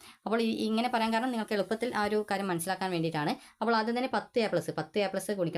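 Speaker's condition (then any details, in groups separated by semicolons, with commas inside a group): No condition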